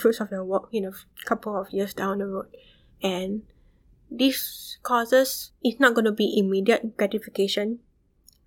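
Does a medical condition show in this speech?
Yes: bilateral sensorineural hearing loss; moderate to severe from about age 4, left profound since young, right worsened about 3 years ago; intense speech therapy.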